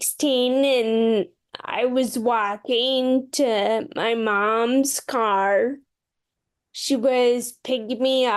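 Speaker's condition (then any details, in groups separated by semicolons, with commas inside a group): Friedreich's ataxia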